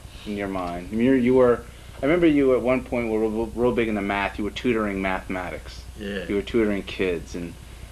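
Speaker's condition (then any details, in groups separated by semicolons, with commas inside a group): No condition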